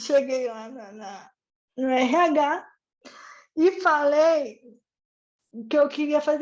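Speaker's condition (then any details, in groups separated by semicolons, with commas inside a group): Cerebral palsy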